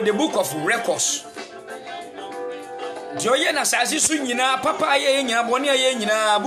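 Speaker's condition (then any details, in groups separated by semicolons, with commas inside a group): No condition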